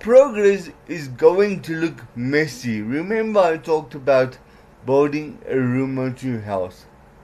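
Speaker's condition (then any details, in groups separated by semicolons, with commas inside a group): Cerebral palsy; trouble formulating words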